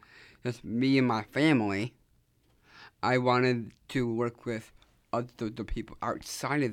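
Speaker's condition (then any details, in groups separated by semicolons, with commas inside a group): Down syndrome; speaking live on radio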